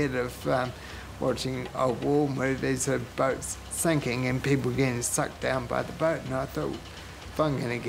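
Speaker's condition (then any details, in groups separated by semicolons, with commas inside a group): Multiple sclerosis; slurred like drunk as day progresses with fatigue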